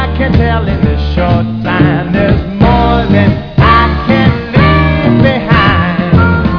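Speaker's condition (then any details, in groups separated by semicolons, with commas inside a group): No condition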